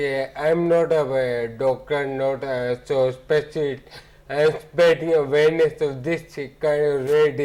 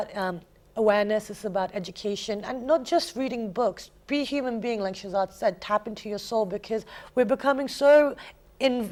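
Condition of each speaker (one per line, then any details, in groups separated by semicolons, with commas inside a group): Ataxia; late diagnosis
No condition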